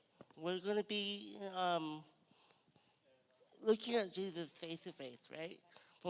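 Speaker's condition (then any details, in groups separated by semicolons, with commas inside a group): Cerebral palsy; cerebral palsy, from birth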